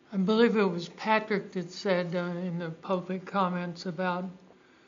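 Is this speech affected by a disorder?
Yes: Parkinson's.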